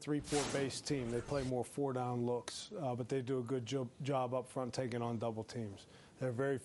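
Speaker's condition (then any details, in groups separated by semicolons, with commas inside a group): No condition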